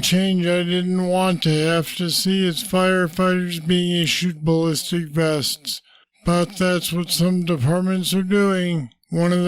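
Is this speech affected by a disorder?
Yes: Parkinson's disease; deep brain stimulators.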